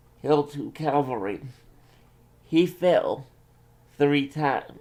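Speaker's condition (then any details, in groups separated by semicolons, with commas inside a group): Cerebral palsy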